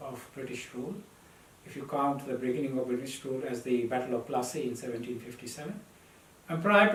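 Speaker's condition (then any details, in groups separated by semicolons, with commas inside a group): No condition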